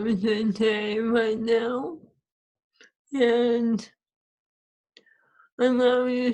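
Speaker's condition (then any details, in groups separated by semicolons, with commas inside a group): ALS; swallowing lost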